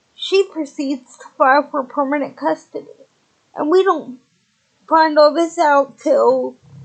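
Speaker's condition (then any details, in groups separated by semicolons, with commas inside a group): Cerebral palsy, spastic, severe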